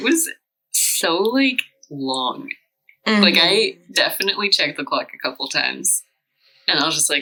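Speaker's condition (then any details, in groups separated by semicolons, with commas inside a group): No condition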